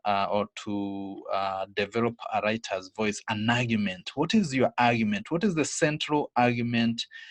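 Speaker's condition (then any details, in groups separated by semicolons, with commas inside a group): No condition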